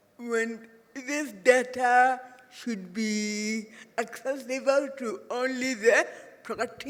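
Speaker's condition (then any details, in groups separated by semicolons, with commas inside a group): Cerebral palsy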